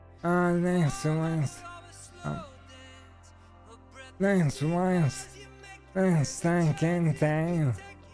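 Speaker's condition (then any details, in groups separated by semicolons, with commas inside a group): ALS; stem cell treatment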